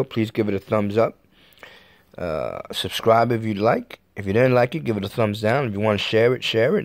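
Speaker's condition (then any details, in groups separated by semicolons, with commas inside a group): No condition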